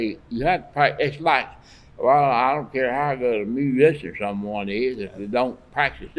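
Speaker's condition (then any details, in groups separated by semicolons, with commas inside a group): Parkinson's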